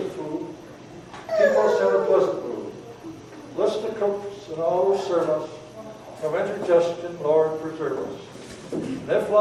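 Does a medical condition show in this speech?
No.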